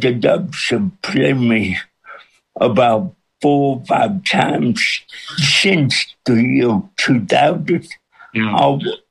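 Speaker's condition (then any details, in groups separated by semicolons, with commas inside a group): Cerebral palsy with speech impediment; speech impediment since birth, John Hayes feared nobody could understand, audience followed within minutes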